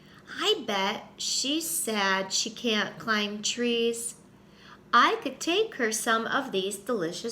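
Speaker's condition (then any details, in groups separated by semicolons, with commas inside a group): No condition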